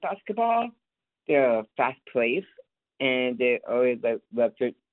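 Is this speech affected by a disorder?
Yes: Down syndrome; lives independently.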